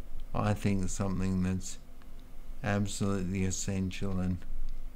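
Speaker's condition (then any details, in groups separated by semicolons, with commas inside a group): Multiple sclerosis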